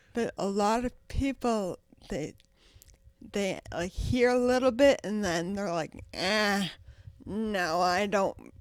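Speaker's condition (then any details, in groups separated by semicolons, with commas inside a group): Traumatic brain injury, ataxia; speech impediment, talks differently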